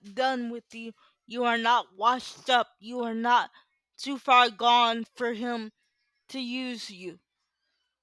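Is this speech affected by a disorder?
Yes: cerebral palsy.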